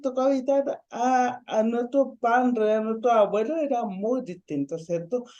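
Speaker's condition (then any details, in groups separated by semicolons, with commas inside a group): Ataxic cerebral palsy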